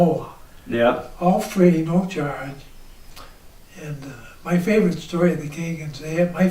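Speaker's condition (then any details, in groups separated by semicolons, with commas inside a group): ALS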